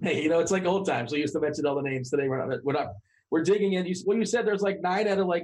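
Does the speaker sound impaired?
No.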